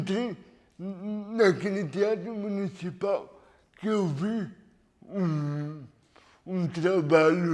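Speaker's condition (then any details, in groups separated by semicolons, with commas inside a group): Cerebral palsy; lack of oxygen at birth, premature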